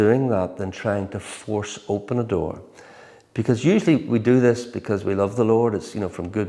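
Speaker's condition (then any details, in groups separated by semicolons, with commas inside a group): No condition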